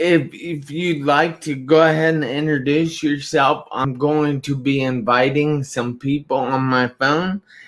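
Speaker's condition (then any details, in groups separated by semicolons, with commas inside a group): Traumatic brain injury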